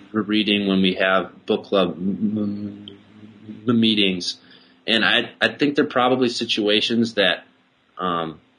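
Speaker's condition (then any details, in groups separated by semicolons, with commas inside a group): Stuttering; little daily speaking practice; frequent short stutters rather than long blocks, no speaking strategies ever worked on; worse explaining technical things, less with familiar listeners and regular talking; repeated words, blocks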